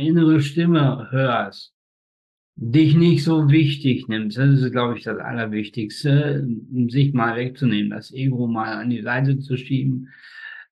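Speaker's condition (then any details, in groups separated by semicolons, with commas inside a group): Spastic tetraparesis; all four limbs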